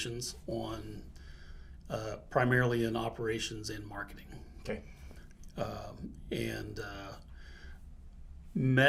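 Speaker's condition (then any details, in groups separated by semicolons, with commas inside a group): No condition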